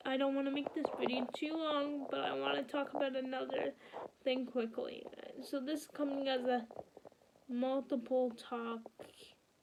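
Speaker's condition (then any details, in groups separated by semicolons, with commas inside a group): Cerebral palsy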